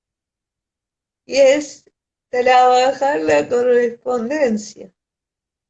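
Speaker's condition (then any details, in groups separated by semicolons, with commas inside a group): Cerebral palsy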